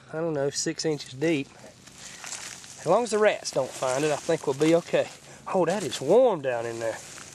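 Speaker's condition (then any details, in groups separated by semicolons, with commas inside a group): No condition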